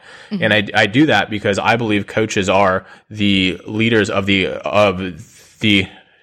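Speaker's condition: Stutter; lifelong stutter, speech therapy tried without success, first seminar at 19 changed beliefs about speech; repeated words, prolonged sounds

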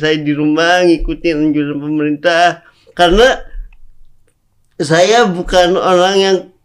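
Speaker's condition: Cerebral palsy; speaking is difficult

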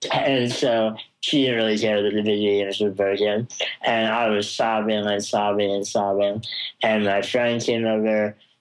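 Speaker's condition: Spinal muscular atrophy; congenital, progressive muscle wasting, tongue, wheelchair since about two

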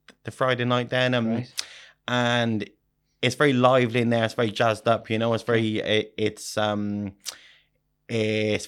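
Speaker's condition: Stutter; about five times worse when speaking German; repeated sounds, prolonged sounds

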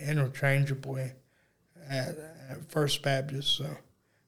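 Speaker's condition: Cerebral palsy; uses electric wheelchair

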